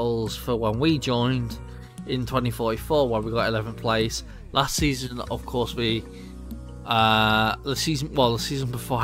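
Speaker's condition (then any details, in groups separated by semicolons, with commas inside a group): No condition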